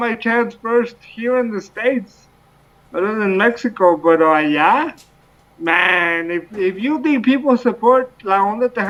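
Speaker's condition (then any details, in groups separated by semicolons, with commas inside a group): Cerebral palsy; from birth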